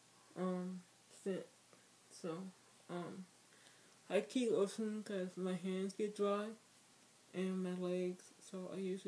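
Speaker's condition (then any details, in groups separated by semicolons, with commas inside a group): Speech impairment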